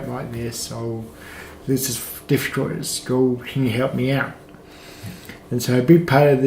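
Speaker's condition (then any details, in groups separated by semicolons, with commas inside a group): Cerebral palsy, mild; speech affected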